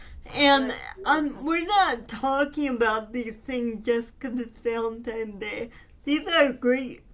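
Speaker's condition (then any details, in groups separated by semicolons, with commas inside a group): Cerebral palsy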